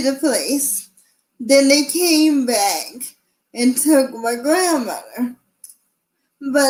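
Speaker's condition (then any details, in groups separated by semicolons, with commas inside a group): Cerebral palsy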